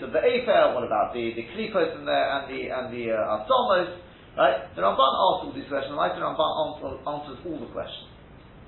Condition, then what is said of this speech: None; typical speech.